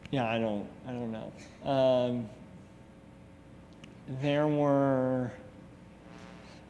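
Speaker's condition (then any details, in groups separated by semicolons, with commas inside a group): Cleft lip; congenital, over 20 corrective surgeries, 12 years of braces; just finished major surgery, face expected to change; attended speech therapy during school, leaving school for a few hours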